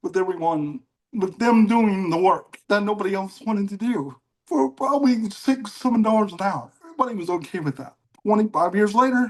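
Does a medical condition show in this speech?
Yes: cerebral palsy; mild case.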